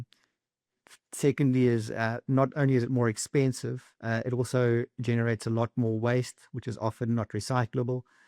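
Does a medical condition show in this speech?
No.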